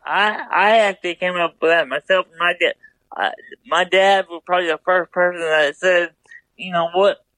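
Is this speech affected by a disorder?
Yes: double hemiplegia cerebral palsy; left brain involvement.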